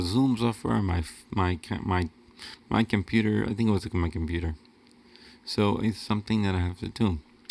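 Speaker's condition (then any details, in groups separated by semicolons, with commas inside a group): Cerebral palsy; wheelchair user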